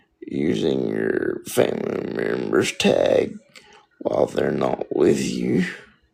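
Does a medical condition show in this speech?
Yes: spastic quadriplegic cerebral palsy.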